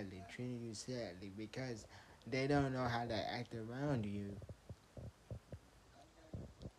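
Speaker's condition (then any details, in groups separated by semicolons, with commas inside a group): Traumatic brain injury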